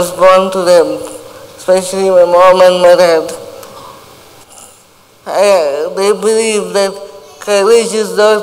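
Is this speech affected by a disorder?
Yes: cerebral palsy; cannot speak, others read written messages.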